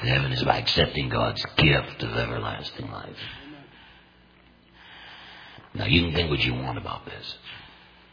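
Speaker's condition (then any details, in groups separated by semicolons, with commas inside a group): Total laryngectomy, complete laryngectomy, voice prosthesis; understandable with careful listening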